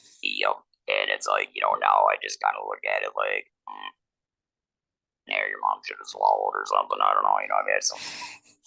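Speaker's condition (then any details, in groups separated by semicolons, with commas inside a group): Laryngectomy, electrolarynx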